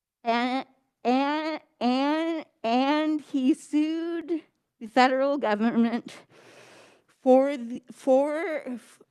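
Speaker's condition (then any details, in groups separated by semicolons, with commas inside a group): Cerebral palsy; likely stroke at premature birth, spasticity, general tightness; treated with cannabis for symptoms, medication worn off; stutters, clearer when medicated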